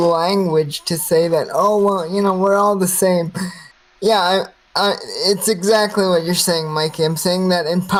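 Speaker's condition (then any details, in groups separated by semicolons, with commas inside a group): Cerebral palsy, spastic quadriplegia, severe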